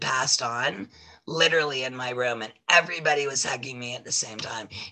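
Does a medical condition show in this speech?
Yes: voice loss after throat polyp; polyp from years of singing and talking blocked throat, emergency throat surgery, tracheotomy warned possible; two years after throat surgery, working with vocal coach to regain voice; smoker-like voice from throat surgery not smoking, whole voice affected, still recovering.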